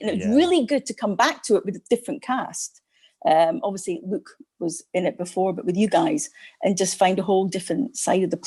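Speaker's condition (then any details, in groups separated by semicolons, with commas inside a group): No condition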